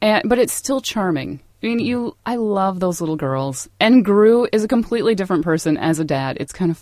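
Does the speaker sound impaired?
No.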